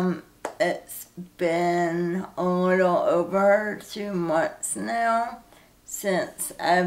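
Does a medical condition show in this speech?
Yes: cerebral palsy.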